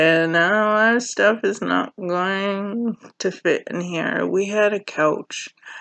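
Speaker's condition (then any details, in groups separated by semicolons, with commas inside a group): Cerebral palsy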